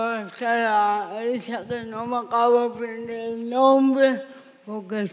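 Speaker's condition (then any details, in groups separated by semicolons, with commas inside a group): Severe cerebral palsy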